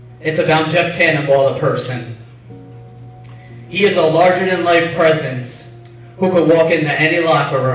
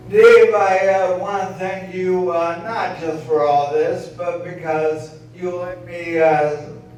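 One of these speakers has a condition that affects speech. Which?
The second: ALS; voice sounds impaired.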